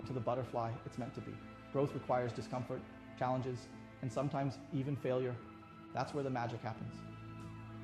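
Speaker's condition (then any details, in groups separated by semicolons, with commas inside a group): No condition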